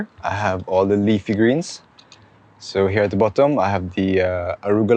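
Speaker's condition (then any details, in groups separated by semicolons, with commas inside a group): No condition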